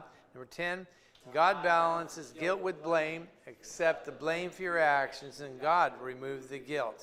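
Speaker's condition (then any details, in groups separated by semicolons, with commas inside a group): No condition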